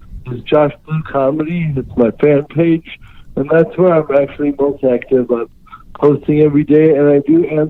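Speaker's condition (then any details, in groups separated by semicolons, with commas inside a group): Cerebral palsy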